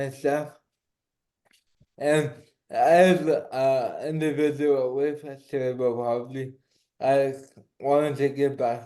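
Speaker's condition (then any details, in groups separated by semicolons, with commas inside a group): Cerebral palsy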